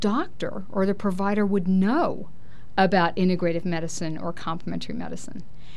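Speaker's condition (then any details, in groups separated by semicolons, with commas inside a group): No condition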